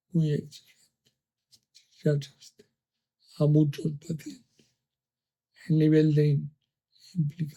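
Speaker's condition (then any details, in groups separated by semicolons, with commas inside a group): Amyotrophic lateral sclerosis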